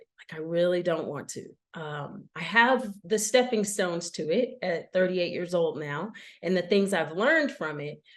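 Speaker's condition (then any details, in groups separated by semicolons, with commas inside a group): No condition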